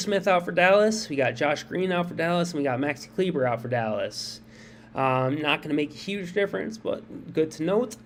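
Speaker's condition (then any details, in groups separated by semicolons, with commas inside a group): No condition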